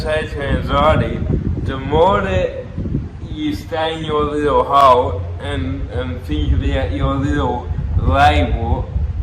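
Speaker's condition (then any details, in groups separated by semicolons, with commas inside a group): Cerebral palsy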